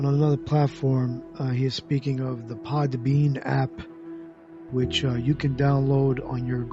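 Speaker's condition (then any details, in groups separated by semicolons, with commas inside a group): No condition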